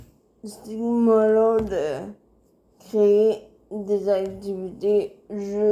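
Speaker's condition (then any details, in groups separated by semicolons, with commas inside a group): Cerebral palsy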